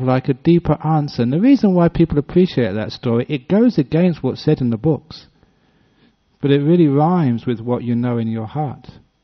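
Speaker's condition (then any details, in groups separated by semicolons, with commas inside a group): No condition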